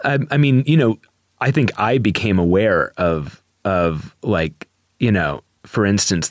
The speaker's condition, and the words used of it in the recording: Stuttering. You know, sorry, I have a stutter.